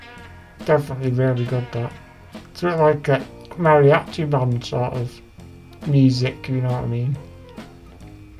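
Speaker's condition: Duchenne muscular dystrophy; about 23 years ago

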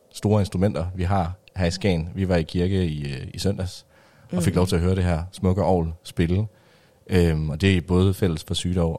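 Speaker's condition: No condition

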